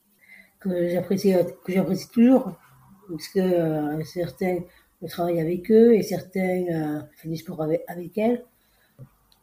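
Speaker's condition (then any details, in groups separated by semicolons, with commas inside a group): Down syndrome; congenital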